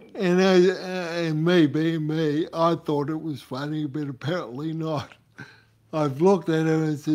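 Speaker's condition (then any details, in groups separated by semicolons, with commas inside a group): Cerebral palsy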